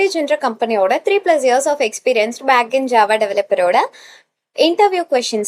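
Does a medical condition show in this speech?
No.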